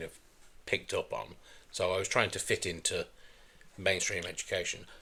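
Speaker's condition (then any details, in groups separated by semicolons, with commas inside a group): No condition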